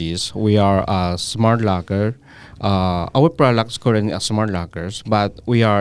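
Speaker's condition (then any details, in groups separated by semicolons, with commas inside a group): No condition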